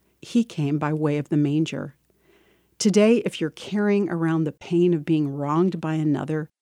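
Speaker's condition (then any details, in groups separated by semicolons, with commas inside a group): No condition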